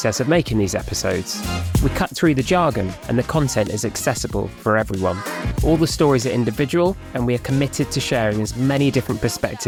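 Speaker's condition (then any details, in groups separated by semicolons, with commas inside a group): No condition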